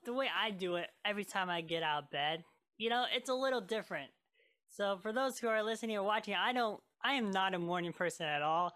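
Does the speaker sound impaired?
Yes: cleft lip and palate; cleft made eating, talking and singing hard while growing up.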